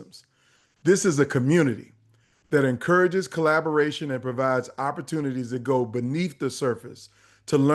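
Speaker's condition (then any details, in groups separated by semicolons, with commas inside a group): No condition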